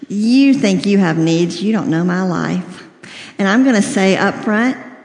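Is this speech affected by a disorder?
Yes: cleft lip and palate, severe.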